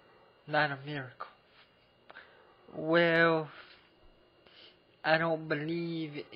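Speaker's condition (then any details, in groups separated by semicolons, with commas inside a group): Cerebral palsy; abnormal voice, can barely talk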